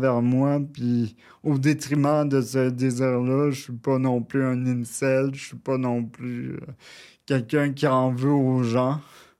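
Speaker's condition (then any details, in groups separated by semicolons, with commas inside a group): Cerebral palsy, near quadriplegia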